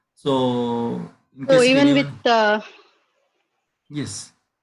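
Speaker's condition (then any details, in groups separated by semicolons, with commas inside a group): No condition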